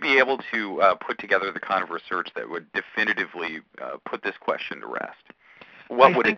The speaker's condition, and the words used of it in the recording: No condition.